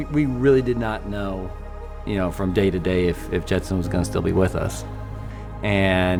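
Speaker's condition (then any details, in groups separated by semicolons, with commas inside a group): No condition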